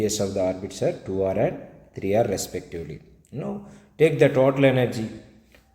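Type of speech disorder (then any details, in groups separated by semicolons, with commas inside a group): None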